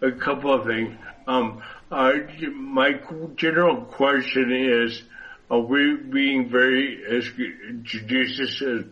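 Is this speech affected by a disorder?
Yes: stroke; talks a little funny since stroke, cognition intact.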